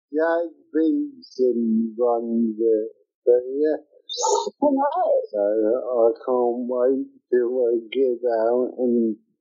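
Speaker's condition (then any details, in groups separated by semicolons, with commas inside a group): Cerebral palsy; from birth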